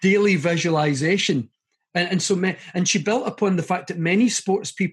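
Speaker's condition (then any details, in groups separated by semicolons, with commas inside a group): No condition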